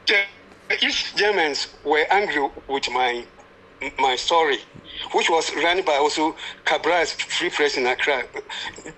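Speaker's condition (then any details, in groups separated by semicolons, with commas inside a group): Stammer, mild; slight stammer, noticed in youth; stammers when excited; repeated sounds, blocks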